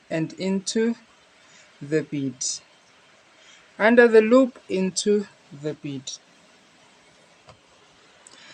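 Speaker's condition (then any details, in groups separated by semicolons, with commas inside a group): No condition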